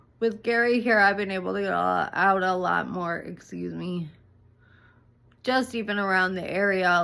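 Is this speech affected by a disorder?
Yes: ALS.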